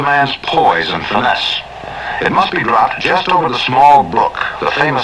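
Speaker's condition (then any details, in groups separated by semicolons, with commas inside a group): No condition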